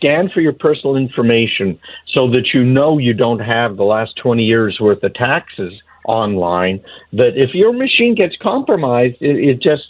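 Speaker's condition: No condition

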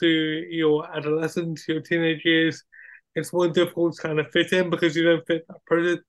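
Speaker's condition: Cerebral palsy; wheelchair user

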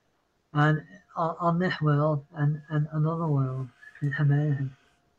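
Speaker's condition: Parkinson's; apologizes mid-sentence

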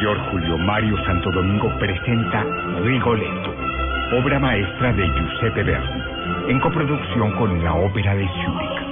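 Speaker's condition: No condition

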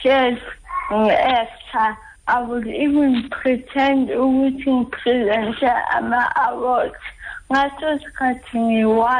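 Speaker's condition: Cerebral palsy, ataxic; from birth, does things more slowly than others; able to speak

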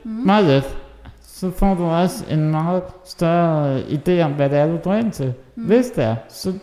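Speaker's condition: Muscular dystrophy (muskelsvind); hereditary

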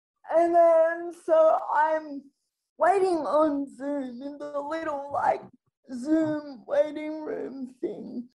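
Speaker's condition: Spastic quadriplegic cerebral palsy; requires support with every aspect of daily life

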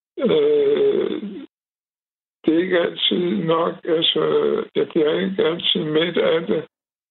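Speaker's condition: Drug-induced parkinsonism; not Parkinson's disease, psychiatric medication side effects, medication change planned, previously tried Cyprexa; hands shaking, mouth corners moving almost constantly, teeth knocking together, drooling, two kitchen rolls daily

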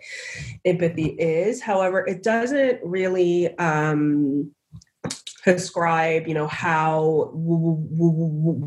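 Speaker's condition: Stuttering; described as a speech impediment; has a slight cold during the recording; stutters on stage and on camera; blocks

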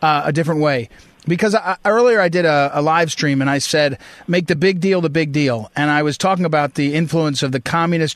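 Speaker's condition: No condition

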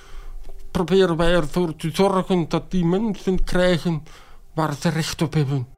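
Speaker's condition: Deafness, acquired, after meningitis, severe; nearly complete deafness acquired at age three from meningitis, speech therapy

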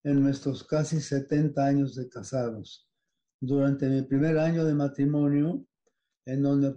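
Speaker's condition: Parkinson's disease; body rigidity

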